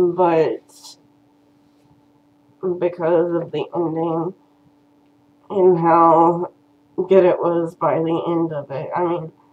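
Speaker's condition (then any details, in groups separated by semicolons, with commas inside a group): Cerebral palsy; first word not said quite right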